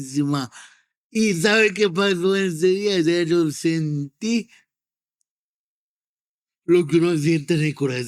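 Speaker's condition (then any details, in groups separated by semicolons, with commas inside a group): Cerebral palsy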